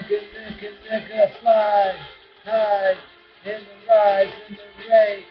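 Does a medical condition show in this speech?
Yes: brain injury.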